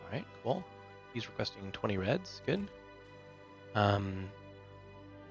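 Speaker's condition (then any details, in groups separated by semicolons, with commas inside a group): No condition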